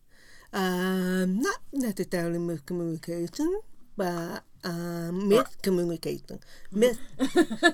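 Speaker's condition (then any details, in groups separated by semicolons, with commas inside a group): Profound deafness; learned to speak and lip-read in oral pre-preschool, mainstreamed, little ASL now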